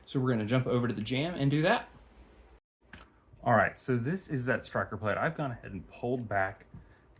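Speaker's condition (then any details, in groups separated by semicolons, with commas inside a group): No condition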